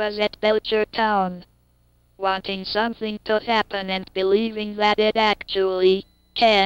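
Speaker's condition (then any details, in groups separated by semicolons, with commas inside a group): Cerebral palsy; cannot move limbs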